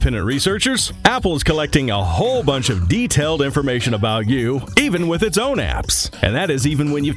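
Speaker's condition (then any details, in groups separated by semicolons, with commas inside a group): No condition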